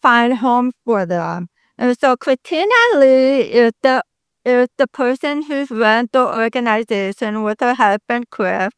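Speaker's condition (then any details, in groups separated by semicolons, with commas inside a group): Deafness; congenital complete deafness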